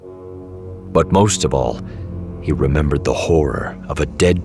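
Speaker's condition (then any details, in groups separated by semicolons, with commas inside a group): No condition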